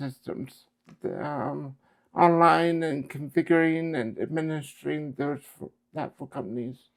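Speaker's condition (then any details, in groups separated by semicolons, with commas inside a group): Cerebral palsy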